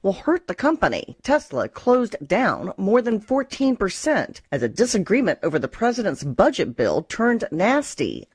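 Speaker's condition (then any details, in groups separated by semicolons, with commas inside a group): No condition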